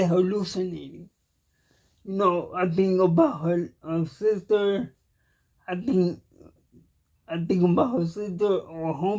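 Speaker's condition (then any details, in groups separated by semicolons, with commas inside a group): Cerebral palsy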